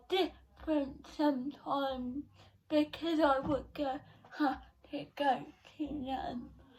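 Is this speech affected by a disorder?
Yes: cerebral palsy; not quadriplegic.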